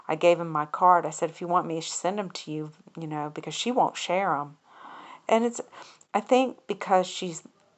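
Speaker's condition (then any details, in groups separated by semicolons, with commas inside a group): No condition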